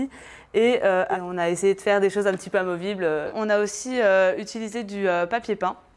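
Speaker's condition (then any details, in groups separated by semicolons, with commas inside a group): No condition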